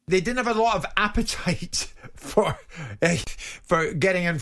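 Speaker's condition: No condition

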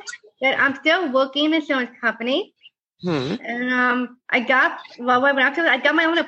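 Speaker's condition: Down syndrome; congenital; public speaker giving speeches on stage, described as a very good speaker

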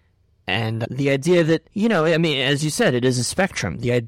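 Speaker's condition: Cleft palate; cleft palate present from birth; difficulty producing l sounds

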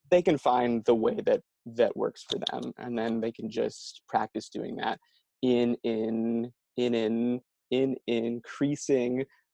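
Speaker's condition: Stuttering; two-week fluency shaping program at 17, openly disclosing stutter since 23; uses fluency techniques incl. continuous voicing, self-advertising, voluntary stuttering; much more fluent with techniques, deliberate light repetitions like in in insert, techniques keep speech moving forward; repeated sounds, repeated words

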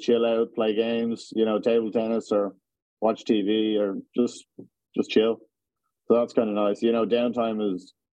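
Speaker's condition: No condition

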